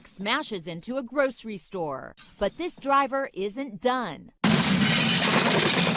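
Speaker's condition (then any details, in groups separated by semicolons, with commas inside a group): No condition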